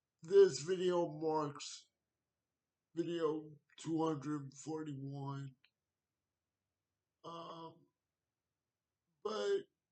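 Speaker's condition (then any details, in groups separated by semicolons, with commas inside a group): Cerebral palsy; wheelchair, needs transfer help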